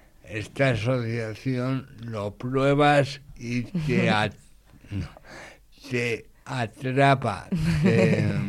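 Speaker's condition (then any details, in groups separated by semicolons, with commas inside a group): Condition akin to cerebral palsy, acquired after age three; lasting sequelae from an event or accident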